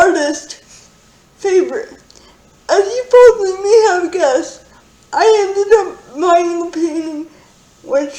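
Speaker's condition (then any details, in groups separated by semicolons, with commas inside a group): Quadriplegic cerebral palsy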